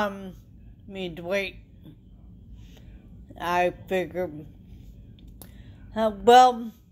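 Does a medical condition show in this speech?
Yes: traumatic brain injury.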